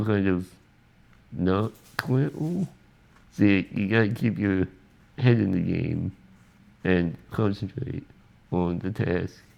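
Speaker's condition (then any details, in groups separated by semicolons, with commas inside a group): Spinal muscular atrophy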